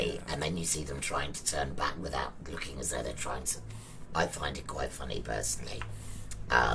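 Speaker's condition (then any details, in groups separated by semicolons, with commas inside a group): Laryngectomy; laryngectomy for thyroid cancer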